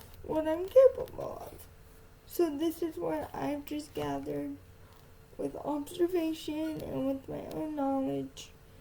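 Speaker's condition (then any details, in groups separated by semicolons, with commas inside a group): Cerebral palsy, spastic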